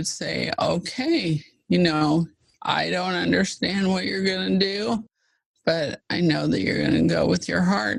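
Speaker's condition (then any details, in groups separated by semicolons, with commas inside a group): ALS (Lou Gehrig's disease); fast progressing form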